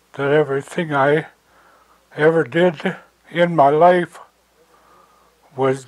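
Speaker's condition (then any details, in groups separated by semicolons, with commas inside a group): Stroke; slurred speech after stroke, hard time finding words, shaky voice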